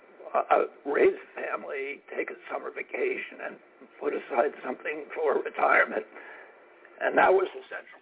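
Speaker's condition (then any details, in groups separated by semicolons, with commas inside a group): Spasmodic dysphonia; diagnosed rare voice condition, not from overusing voice box; constantly raspy voice, speech seems difficult, appears to gasp for air, sounds cut off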